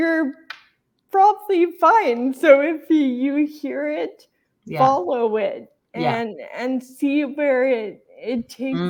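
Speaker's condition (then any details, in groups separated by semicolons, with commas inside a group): Traumatic brain injury; still slows things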